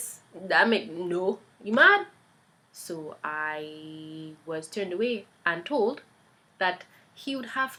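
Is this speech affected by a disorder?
No.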